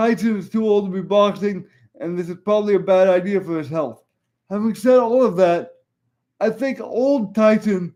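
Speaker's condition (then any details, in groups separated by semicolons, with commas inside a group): Cerebral palsy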